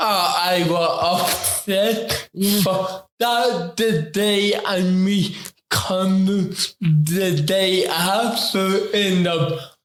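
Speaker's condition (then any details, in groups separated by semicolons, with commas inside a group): Ataxic cerebral palsy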